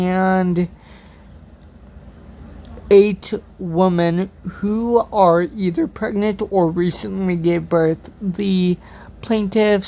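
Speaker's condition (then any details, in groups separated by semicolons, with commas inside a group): Cerebral palsy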